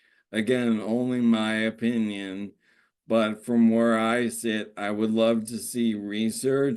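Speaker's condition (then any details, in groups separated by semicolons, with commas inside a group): ALS; normal a year ago, no longer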